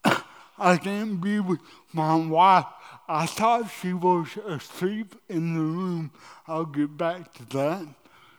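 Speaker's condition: Cerebral palsy

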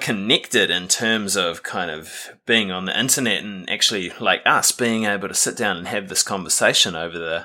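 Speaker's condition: No condition

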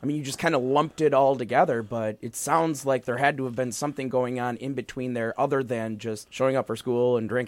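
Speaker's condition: No condition

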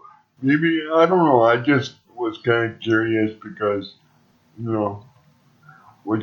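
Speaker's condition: Cerebral palsy; present from birth, uses wheelchair for mobility, went through a lot of physical therapy

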